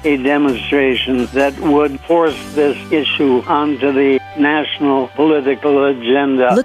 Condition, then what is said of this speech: Stroke. He did NOT want to grant me an interview because he had a stroke and was self-conscious about his speech, but I was tenacious and so grateful he did.